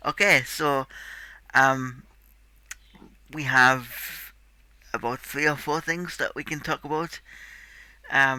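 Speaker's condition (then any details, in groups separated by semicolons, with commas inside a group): Cerebral palsy; tight muscles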